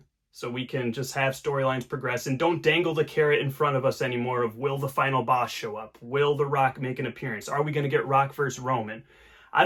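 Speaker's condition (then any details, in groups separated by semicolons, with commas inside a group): No condition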